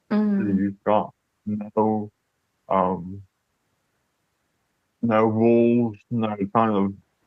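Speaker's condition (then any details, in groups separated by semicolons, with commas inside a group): Cerebral palsy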